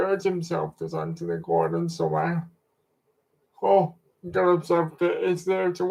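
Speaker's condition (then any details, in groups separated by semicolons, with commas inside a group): Cerebral palsy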